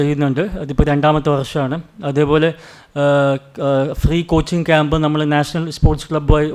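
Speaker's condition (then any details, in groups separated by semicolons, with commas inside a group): No condition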